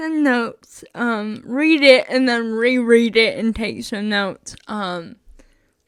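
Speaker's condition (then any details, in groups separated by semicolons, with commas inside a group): Spastic cerebral palsy, mixed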